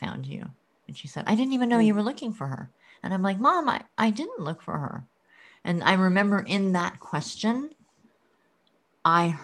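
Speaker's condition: Cleft lip and palate

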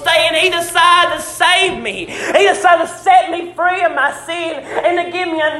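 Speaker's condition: No condition

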